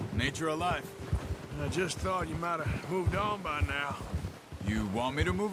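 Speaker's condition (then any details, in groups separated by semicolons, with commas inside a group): No condition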